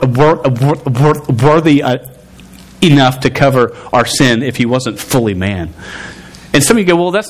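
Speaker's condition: Stuttering; long-standing stutter, present over 24 years, once fought calling to teach because unable to talk; sometimes hard to speak, harder when youth talk at same time; repeated sounds, prolonged sounds

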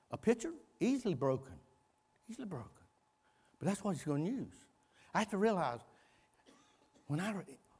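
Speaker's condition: No condition

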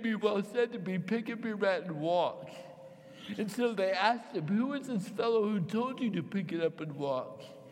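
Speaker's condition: Cerebral palsy, mild; can't speak right

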